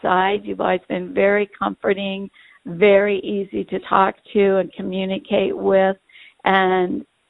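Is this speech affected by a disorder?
No.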